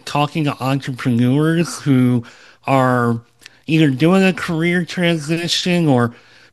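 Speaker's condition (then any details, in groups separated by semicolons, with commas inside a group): Cleft lip and palate, Opitz G/BBB syndrome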